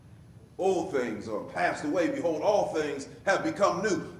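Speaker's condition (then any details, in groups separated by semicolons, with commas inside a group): No condition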